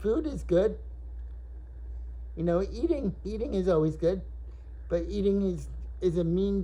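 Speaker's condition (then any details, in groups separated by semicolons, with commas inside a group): Cerebral palsy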